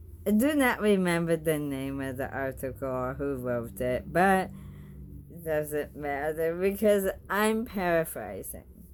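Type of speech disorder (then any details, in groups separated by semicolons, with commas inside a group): Bulbar dysarthria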